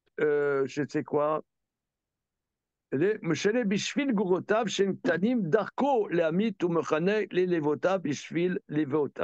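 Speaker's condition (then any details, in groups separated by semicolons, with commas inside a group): No condition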